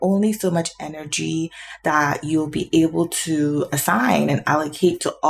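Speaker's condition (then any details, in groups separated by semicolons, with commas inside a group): No condition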